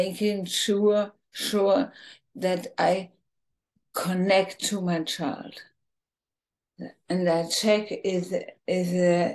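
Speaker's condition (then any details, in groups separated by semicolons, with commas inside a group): ALS, bulbar form, bulbar onset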